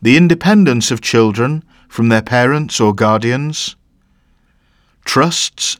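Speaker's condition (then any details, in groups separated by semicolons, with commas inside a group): No condition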